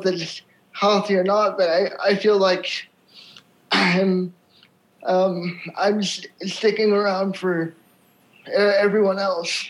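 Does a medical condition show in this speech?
Yes: cerebral palsy; from birth, wheelchair user; chronic pain, gradual progression over years, medication for bladder spasms.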